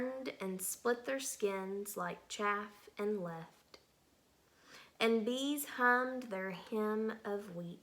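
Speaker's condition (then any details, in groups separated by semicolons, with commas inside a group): No condition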